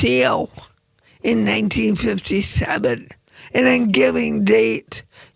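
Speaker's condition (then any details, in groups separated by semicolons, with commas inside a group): Cerebral palsy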